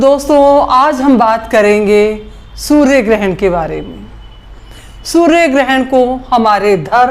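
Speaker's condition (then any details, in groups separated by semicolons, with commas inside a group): No condition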